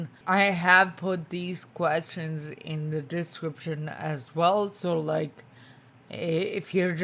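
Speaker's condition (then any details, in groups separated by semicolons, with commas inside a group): Spinocerebellar ataxia type 2, SCA2; tongue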